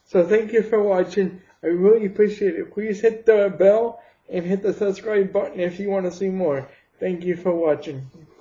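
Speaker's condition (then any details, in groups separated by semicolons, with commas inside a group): Cerebral palsy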